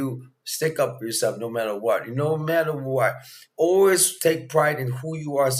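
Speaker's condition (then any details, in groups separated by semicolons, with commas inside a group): No condition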